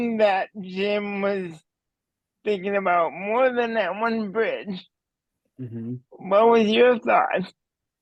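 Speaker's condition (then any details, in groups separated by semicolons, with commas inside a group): Cerebral palsy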